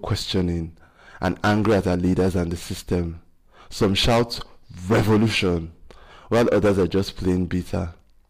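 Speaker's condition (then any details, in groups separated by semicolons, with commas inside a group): No condition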